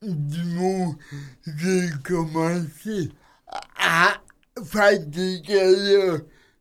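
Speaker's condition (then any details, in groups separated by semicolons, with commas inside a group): Cerebral palsy; self-described as speaking a bit oddly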